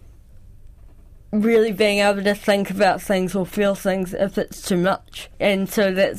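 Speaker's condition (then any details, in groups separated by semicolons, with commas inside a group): Cerebral palsy; presses really hard when writing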